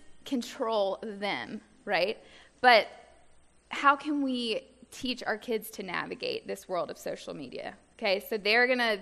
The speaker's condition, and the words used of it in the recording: No condition.